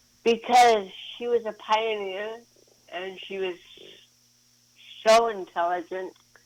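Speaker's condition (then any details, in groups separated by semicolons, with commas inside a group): Cerebral palsy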